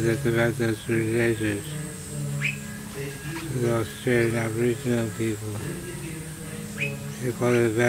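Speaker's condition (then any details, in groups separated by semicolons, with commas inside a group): Slurred speech from poisoning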